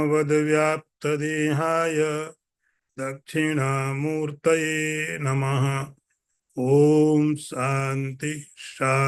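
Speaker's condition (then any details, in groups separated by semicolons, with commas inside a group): No condition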